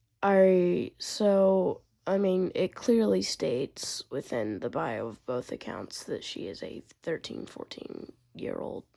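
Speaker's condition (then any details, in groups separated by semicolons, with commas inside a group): No condition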